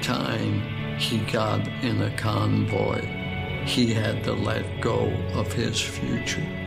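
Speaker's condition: ALS, speech-generating device

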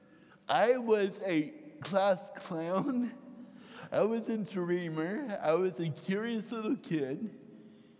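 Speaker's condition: Cerebral palsy; mild cerebral palsy from birth, hand tremor, typewriter for writing, torsional dystonia from eighth grade; head fell forward chin to chest, walking regained through swimming and swim therapy; can't speak right, voice hard to understand, must preface phone calls with strangers

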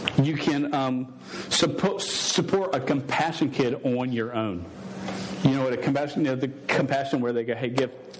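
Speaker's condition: Stuttering; long-standing stutter, present over 24 years, once fought calling to teach because unable to talk; says words would come out all wrong and different if he tried witnessing speech; repeated sounds

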